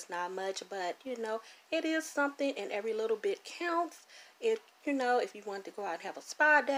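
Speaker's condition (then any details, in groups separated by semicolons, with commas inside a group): No condition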